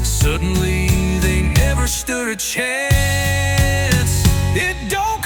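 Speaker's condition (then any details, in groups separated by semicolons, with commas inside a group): No condition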